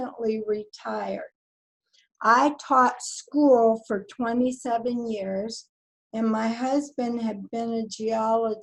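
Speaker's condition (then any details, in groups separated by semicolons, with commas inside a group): ALS; onset with balance loss, backward falls; physical therapy, hospital bed; voice weakening, voice banking begun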